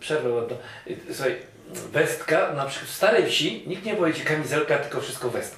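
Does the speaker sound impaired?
No.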